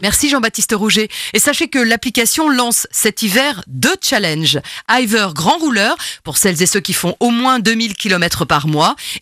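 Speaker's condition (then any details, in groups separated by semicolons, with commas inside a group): No condition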